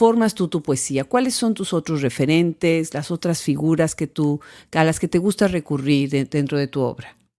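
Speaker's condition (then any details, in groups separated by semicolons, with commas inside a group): No condition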